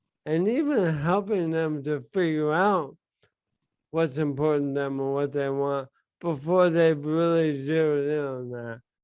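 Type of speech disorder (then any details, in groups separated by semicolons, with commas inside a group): Bulbar dysarthria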